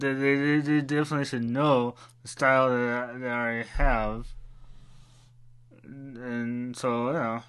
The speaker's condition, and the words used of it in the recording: Parkinson's disease. It affects my speech. It affects my balance, and it affects my dexterity.